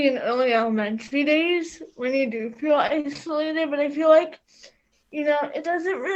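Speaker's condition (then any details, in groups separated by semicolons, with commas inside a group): Cerebral palsy; quadriplegic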